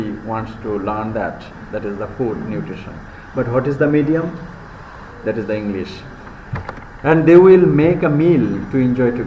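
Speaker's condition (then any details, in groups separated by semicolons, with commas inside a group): No condition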